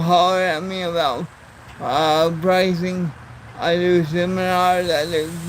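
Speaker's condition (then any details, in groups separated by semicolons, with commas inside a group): Cerebral palsy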